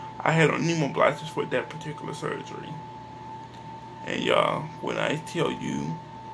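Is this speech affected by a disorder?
Yes: cerebral palsy; speech is not the best.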